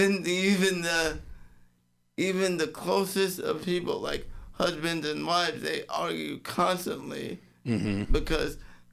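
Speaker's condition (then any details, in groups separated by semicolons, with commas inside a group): Cerebral palsy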